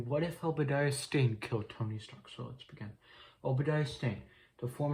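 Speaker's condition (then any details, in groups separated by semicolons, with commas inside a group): No condition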